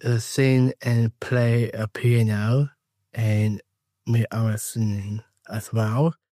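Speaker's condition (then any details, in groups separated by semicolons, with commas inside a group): Down syndrome; age 21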